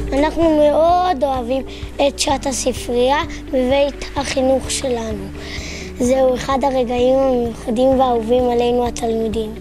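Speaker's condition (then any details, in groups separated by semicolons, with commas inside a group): No condition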